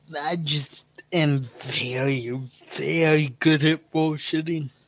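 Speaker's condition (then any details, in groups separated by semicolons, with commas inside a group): Cerebral palsy; noticeable speech impediment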